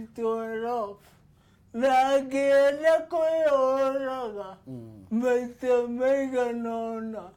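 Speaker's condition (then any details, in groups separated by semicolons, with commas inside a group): Cerebral palsy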